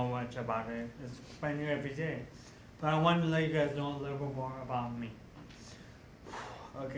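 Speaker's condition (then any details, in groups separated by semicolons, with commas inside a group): Traumatic brain injury; ataxia affecting balance, past powered wheelchair use; walking now; slurs a lot, speaks too fast, worse one-on-one, had speech therapy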